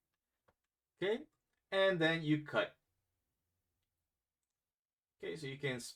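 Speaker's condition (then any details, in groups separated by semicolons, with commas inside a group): No condition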